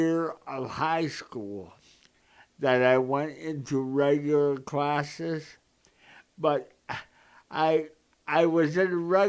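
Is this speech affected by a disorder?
Yes: cerebral palsy; present from birth.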